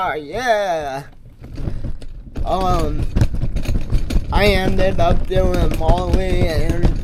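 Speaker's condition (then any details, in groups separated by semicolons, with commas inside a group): Multiple sclerosis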